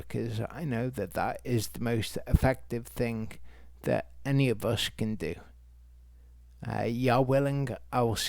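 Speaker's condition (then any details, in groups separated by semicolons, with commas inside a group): Multiple sclerosis; progressive form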